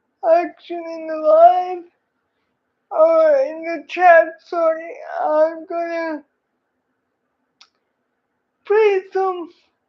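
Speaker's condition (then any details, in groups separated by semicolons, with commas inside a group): Cerebral palsy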